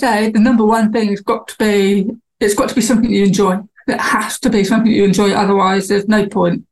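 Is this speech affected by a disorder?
Yes: deafness, lost hearing around age 4; cochlear implant.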